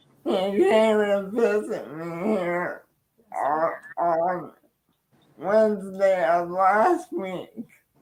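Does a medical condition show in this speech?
Yes: cerebral palsy.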